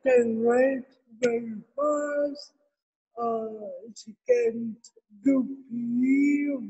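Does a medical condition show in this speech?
Yes: cerebral palsy; from birth in Kenya, did not cry or breathe at birth, incubator for weeks, medical negligence; other children thought talking different in childhood.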